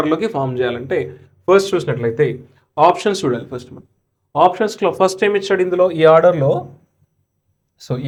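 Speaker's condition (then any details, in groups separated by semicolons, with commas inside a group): No condition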